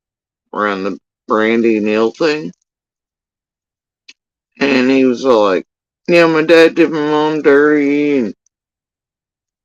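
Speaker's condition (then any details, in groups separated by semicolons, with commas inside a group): Facial paralysis after surgery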